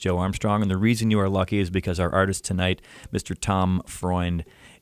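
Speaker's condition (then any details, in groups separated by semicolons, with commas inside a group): No condition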